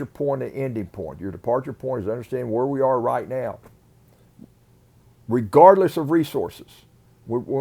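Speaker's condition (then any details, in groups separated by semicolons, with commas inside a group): No condition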